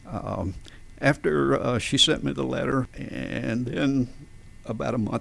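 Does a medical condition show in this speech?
Yes: spasmodic dysphonia; vocal folds slam together.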